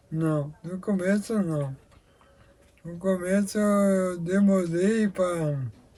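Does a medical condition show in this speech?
Yes: amyotrophic lateral sclerosis.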